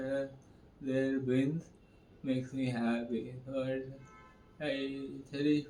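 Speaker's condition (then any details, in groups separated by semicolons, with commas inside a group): Parkinson's; left side rigidity; over 5 years since diagnosis, slightly improved movement; speech deteriorating, chewing difficult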